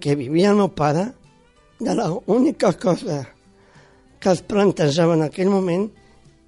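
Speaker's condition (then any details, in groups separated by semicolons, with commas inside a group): Down syndrome; congenital, born with it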